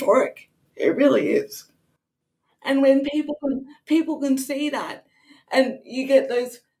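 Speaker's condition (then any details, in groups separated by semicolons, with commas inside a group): Cerebral palsy; wheelchair user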